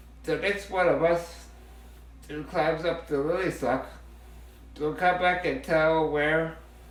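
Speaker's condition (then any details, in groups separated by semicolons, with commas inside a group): Muscular dystrophy, Duchenne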